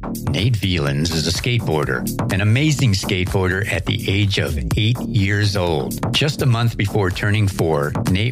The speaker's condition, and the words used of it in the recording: None; typical speech.